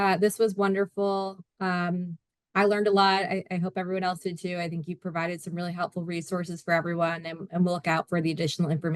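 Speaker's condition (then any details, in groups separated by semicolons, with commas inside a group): No condition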